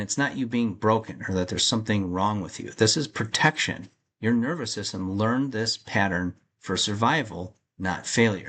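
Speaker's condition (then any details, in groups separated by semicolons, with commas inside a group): No condition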